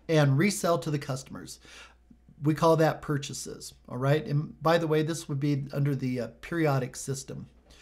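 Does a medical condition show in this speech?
No.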